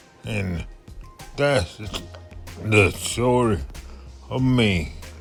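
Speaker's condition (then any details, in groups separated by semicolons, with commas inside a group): Multiple sclerosis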